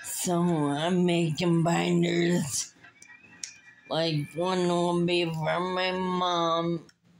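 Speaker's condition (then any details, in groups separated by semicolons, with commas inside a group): Muscular dystrophy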